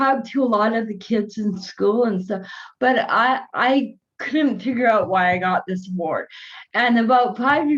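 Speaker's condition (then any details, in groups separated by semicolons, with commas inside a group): Cerebral palsy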